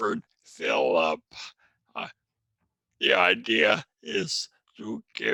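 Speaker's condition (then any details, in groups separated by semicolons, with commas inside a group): Traumatic brain injury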